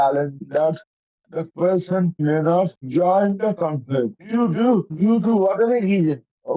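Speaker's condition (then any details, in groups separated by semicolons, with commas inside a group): Cerebral palsy; affects coordination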